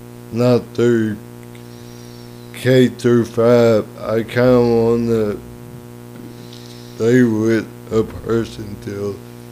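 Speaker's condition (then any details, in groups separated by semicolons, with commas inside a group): Cerebral palsy; lifelong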